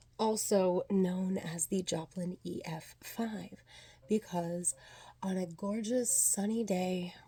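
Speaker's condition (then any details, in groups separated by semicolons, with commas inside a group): No condition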